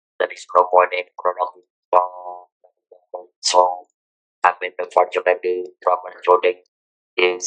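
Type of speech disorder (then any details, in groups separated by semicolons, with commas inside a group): Electrolarynx speech; throat cancer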